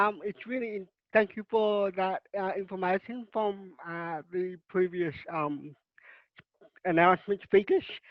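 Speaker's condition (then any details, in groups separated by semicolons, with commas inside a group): Cerebral palsy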